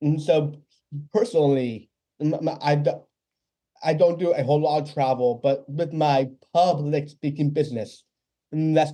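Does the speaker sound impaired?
Yes: Down syndrome; congenital, lifelong; age 26.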